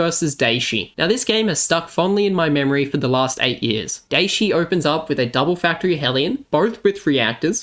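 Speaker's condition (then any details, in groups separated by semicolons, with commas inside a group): No condition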